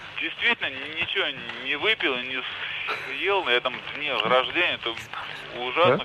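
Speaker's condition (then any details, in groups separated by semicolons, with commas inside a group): Stuttering; stuttering since childhood; on-air suggestion session by Юрий Лонго, caller expects effect to last only an hour, on-air phone anxiety suspected; slight stutter, fluent when repeating set phrases, stutter briefly stopped then returned; prolonged sounds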